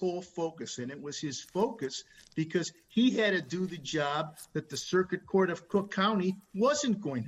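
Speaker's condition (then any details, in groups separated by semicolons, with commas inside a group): No condition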